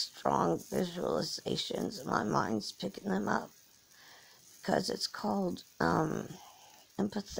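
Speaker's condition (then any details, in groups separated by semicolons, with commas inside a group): Cerebral palsy; from birth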